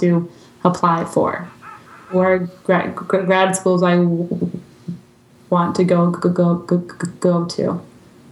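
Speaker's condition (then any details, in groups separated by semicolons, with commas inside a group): Stuttering; therapy over past 3 years: fluency shaping, stuttering modification, voluntary stuttering, subway talks with strangers; not always in control of speech, open about stuttering, speaks naturally; speech tools helped at times but not reduced stuttering, drops strategies needing unnatural speaking; repeated sounds, repeated words, prolonged sounds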